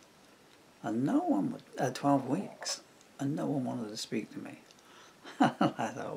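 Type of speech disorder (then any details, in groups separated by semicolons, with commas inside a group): Bulbar dysarthria; progressive bulbar palsy (MND)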